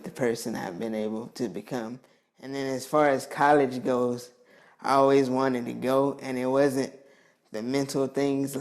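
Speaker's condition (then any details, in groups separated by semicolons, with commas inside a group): Cerebral palsy; affects mobility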